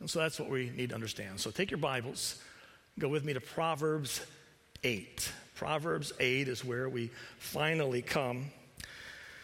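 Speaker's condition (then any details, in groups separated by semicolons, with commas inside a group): No condition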